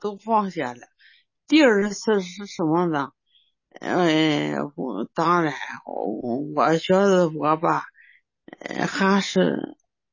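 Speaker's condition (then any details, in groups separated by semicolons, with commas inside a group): Brain hemorrhage; two brain hemorrhages; speech still not fluent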